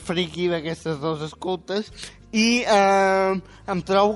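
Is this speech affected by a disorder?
Yes: spastic quadriplegic cerebral palsy; control of speech retained, good communicative ability.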